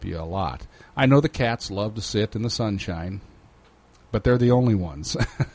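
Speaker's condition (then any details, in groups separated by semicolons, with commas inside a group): No condition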